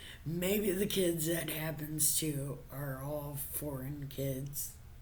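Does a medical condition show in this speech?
Yes: brain injury.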